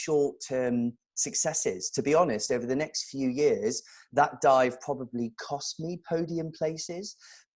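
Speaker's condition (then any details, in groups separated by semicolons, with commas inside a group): No condition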